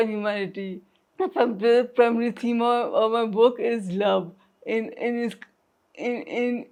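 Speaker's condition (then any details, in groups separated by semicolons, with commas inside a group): Traumatic brain injury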